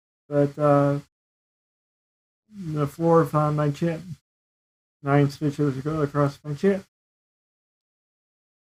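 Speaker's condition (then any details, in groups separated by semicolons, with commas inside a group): Cerebral palsy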